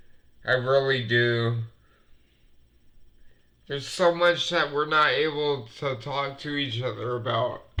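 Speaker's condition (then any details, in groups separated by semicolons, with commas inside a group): Multiple sclerosis; sometimes hard to breathe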